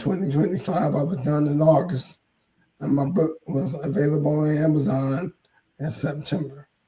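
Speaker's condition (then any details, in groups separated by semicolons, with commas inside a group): ALS; hoarse voice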